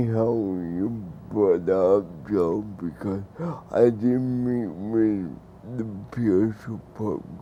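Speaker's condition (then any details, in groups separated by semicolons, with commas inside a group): Cerebral palsy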